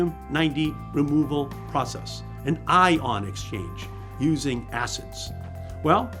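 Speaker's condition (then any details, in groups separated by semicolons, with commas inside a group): No condition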